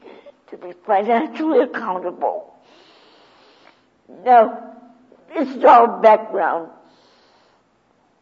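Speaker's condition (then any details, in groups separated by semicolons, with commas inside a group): Cerebral palsy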